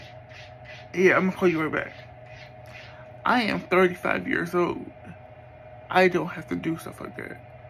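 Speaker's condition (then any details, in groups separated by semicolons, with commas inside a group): Cerebral palsy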